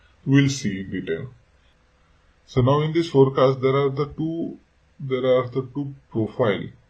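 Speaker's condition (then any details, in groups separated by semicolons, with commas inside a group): No condition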